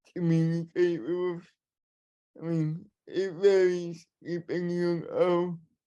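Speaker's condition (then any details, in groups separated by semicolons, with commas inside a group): Cerebral palsy, spastic and dyskinetic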